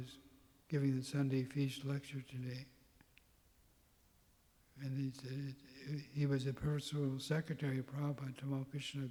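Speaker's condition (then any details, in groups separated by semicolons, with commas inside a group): Parkinson's; tremor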